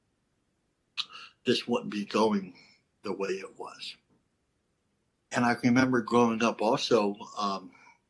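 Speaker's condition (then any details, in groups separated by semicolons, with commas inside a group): Cleft lip and palate; lisp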